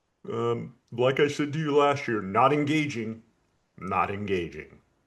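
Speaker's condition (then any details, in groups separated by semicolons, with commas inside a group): No condition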